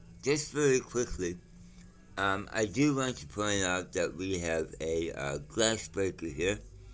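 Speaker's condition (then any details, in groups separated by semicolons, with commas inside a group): Mouth cancer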